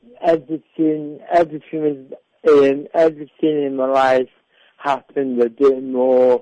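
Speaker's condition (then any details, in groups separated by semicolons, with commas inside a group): Cerebral palsy; predicted never to talk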